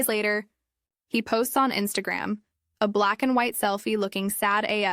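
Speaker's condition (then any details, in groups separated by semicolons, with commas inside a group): No condition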